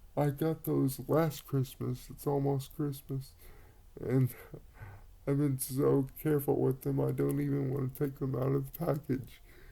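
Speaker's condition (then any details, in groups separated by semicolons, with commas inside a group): Cerebral palsy; quadriplegic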